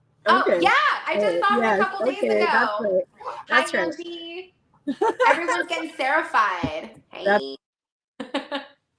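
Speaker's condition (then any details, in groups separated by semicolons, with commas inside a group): No condition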